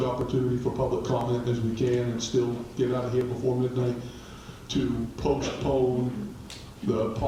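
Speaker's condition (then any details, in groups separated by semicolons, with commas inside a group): No condition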